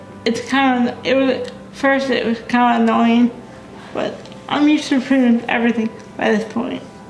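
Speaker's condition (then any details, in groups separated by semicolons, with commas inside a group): Cerebral palsy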